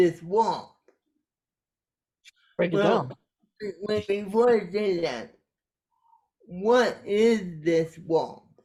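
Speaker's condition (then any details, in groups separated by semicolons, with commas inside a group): Cerebral palsy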